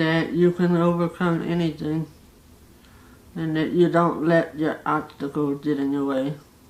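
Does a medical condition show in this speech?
Yes: facial paralysis; one side of face paralyzed; does not talk plainly.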